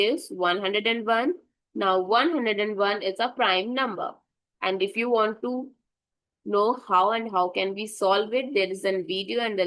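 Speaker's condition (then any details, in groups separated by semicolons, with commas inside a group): No condition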